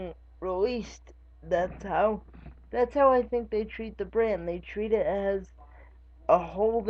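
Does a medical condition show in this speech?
Yes: cerebral palsy; lifelong, wheelchair user.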